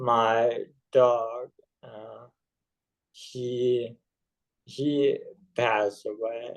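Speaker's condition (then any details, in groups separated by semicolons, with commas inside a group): ALS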